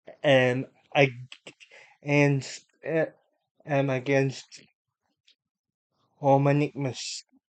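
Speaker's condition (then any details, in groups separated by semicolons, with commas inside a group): Cerebral palsy; unable to walk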